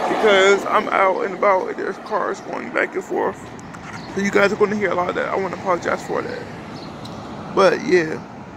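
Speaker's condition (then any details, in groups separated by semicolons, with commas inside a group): Cerebral palsy; speech is not the best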